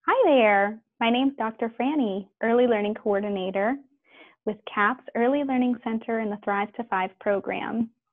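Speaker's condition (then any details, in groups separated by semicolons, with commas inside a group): No condition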